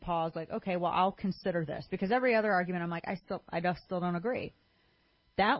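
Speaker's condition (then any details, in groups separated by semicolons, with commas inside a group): No condition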